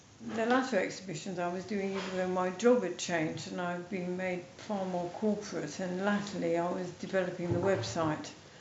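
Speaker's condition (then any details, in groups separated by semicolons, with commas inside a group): MND, mild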